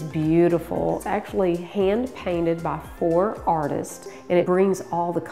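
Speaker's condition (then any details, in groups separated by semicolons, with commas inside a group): No condition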